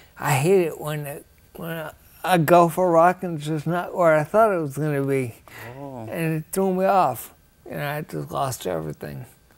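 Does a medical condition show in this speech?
Yes: ataxia; rare, progressive.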